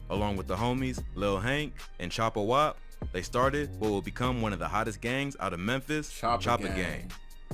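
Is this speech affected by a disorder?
No.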